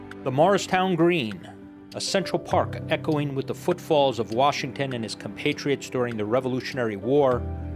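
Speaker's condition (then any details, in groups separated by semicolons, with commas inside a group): No condition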